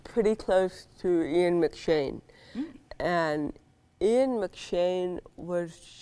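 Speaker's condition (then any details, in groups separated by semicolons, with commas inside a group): Cerebral palsy; from birth, spinal surgery c1 to c7, titanium in neck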